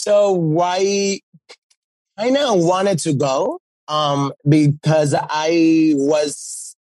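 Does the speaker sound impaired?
Yes: stutter; fluent when singing; stutter goes away when singing; here prolonged sounds.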